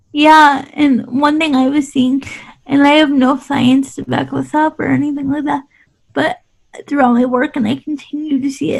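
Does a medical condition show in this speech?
Yes: cerebral palsy; quadriplegic.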